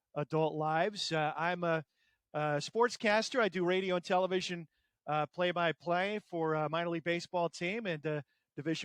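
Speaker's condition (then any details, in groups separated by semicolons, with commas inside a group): No condition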